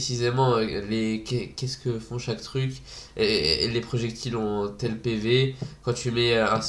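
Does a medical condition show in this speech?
No.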